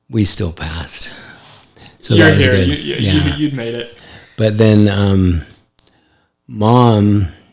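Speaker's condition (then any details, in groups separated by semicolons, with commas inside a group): ALS; affects hand function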